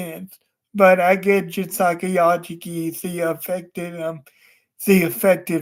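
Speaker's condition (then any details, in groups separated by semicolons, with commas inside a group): Cerebral palsy; wheelchair user, unable to walk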